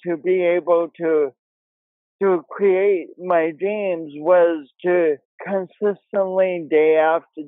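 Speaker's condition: Cerebral palsy; practices yoga

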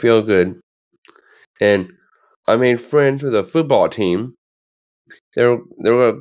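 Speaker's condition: Down syndrome; from birth

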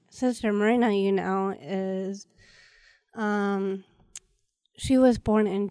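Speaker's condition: Down syndrome; known since infancy

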